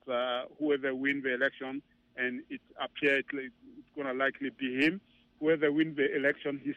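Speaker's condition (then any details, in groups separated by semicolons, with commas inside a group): No condition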